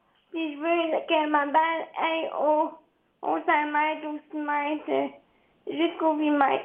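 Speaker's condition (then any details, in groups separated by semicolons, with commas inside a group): Cerebral palsy; since birth, wheelchair user since birth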